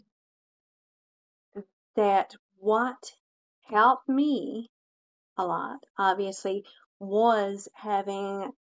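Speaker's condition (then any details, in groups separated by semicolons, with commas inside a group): Stuttering; stuttering since childhood, childhood speech therapy, no cure; currently in speech therapy, neck relaxation and breathing techniques, fluency skills; still stutters, notably on own name or number, therapy increased fluency; prolonged sounds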